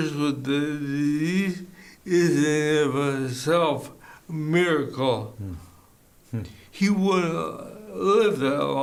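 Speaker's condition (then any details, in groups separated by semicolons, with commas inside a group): ALS; recently diagnosed, symptoms over a year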